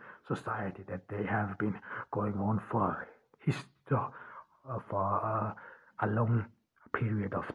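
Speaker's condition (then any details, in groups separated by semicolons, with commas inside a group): Stuttering; possibly part of why hard to be listened to at university; prolonged sounds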